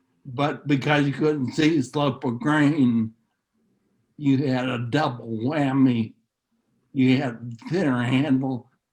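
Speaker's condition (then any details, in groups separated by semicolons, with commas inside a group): Neurological disease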